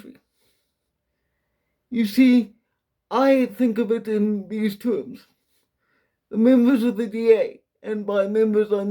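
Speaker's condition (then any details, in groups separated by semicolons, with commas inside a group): Quadriplegic cerebral palsy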